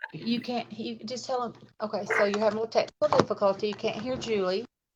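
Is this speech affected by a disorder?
No.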